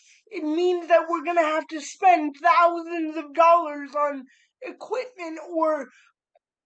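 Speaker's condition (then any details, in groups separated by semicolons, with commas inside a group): Cerebral palsy; spastic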